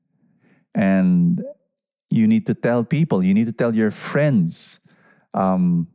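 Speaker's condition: No condition

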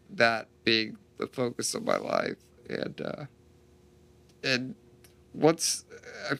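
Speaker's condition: Duchenne muscular dystrophy; spontaneous mutation

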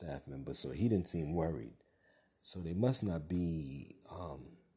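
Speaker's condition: No condition

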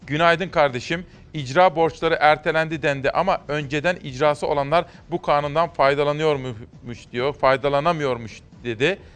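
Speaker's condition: No condition

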